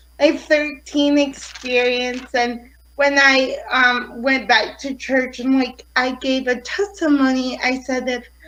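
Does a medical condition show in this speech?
Yes: cerebral palsy; affects fine motor skills.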